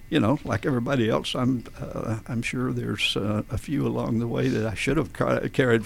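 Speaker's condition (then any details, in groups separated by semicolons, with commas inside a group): Spasmodic dysphonia; no known cause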